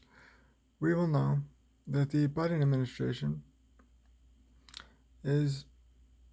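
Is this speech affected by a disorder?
Yes: cerebral palsy, spastic.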